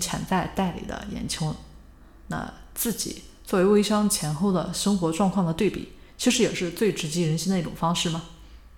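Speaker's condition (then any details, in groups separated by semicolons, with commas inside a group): No condition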